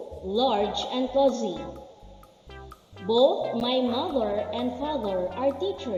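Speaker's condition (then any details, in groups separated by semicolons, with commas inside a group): No condition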